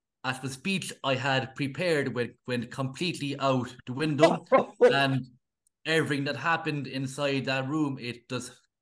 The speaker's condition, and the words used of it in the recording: Stuttering. I don't feel the physical pressure that I used to have in my lungs and my diaphragm and the facial contortions.